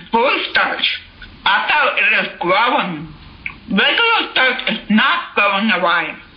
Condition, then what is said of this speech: Deafness. And I don't think podcasting will work for me because of my accent.